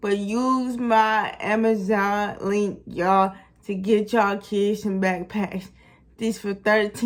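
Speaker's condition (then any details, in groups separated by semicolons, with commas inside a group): Cerebral palsy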